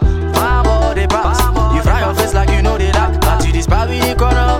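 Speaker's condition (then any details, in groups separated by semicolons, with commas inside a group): No condition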